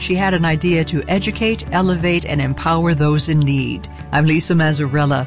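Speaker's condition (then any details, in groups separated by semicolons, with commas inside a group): No condition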